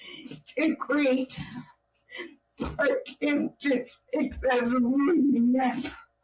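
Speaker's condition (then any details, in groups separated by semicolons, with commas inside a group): Cerebral palsy; own voice needs subtitles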